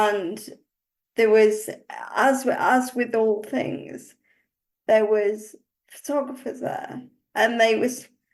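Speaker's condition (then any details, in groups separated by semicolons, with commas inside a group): Cerebral palsy; uses wheelchair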